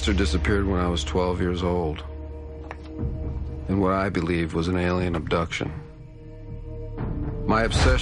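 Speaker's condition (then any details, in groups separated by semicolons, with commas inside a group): No condition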